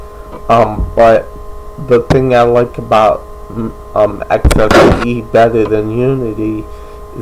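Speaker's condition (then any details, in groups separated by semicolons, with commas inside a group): Cerebral palsy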